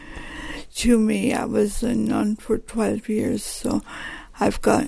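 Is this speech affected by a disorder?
Yes: multiple sclerosis, severe; advanced multiple sclerosis, rapidly progressing, diagnosed 3 years ago, now aged 49; 4 falls this morning, 2 spasms, poor balance, wall walking, pain, no saliva, 42 tablets daily; speech affected and worsening, no saliva in mouth.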